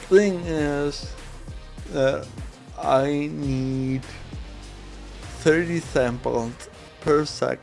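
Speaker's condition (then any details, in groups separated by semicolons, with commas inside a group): Cerebral palsy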